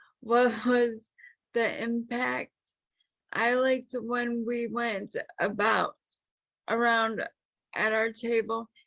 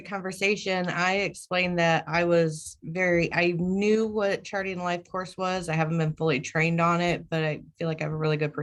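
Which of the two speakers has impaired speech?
The first: traumatic brain injury; about 12 years after injury.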